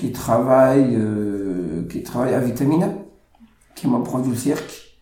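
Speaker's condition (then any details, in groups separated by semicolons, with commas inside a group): Down syndrome; present from birth, three copies of chromosome 21, slower than others at work and in daily life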